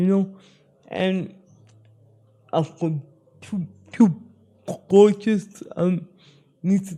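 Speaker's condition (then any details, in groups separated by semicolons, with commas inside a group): Spastic cerebral palsy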